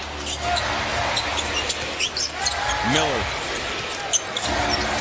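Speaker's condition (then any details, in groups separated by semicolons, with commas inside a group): No condition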